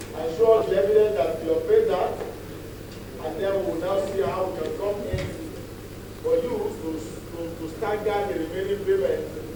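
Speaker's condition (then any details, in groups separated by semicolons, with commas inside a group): No condition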